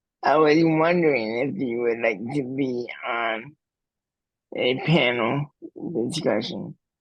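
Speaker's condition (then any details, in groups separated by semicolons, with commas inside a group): Cerebral palsy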